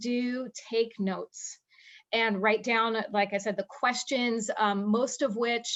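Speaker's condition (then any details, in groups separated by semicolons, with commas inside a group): No condition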